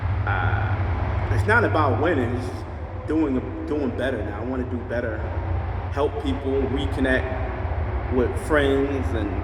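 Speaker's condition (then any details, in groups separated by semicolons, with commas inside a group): No condition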